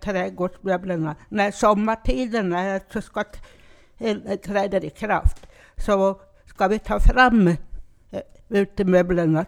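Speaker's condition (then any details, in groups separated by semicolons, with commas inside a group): Cerebral palsy; from birth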